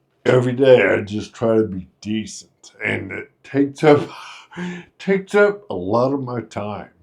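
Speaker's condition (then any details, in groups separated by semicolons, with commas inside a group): Friedreich's ataxia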